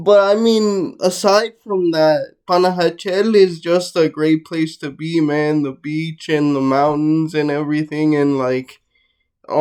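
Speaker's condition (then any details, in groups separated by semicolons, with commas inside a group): Cerebral palsy, mixed, mild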